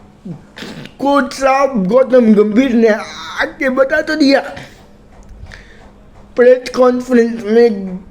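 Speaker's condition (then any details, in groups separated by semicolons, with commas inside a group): Cerebral palsy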